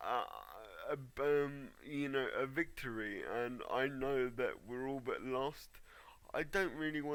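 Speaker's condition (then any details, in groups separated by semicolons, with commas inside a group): Cerebral palsy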